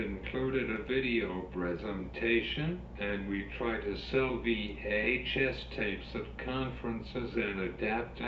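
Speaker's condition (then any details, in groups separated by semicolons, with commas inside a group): Cerebral palsy; uses wheelchair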